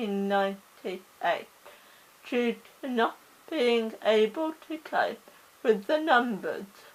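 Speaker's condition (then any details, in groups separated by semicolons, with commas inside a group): Cerebral palsy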